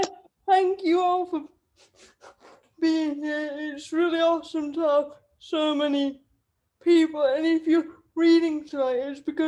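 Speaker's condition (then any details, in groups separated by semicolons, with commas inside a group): Cerebral palsy; wheelchair user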